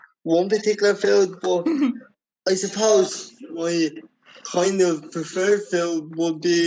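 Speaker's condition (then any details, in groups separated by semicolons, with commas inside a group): Cerebral palsy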